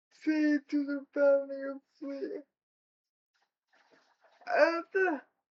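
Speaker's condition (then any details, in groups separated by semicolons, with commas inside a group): Cerebral palsy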